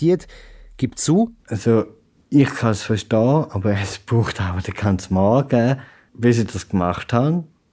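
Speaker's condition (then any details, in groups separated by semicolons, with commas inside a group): Down syndrome; age 30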